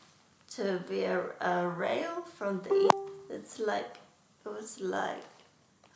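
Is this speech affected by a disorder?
Yes: traumatic brain injury; car crash; relearned talking, speech and language therapy.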